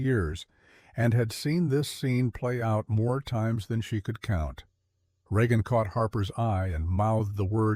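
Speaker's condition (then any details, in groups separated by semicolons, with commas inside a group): No condition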